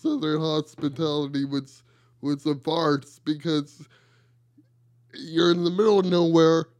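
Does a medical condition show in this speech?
Yes: cerebral palsy; wheelchair user.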